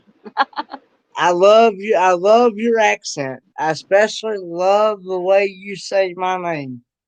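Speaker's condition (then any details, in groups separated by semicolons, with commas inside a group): Cerebral palsy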